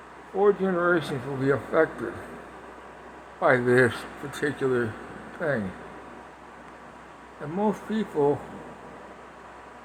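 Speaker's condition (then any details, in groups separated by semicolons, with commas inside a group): Parkinson's; speech impediment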